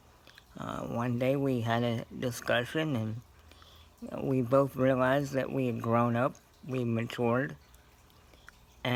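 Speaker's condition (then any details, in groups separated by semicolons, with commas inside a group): Cerebral palsy; scoliosis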